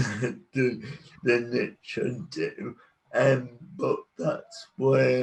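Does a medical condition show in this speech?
Yes: cerebral palsy.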